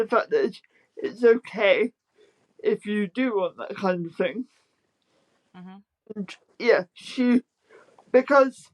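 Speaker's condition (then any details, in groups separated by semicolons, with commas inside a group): Spastic quadriplegic cerebral palsy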